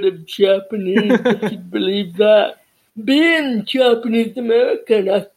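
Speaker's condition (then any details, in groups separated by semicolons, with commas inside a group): Deafness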